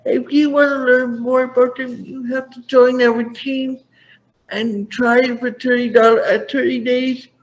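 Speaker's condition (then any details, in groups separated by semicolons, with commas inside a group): Cerebral palsy; from birth; first talked around age five, atypical speech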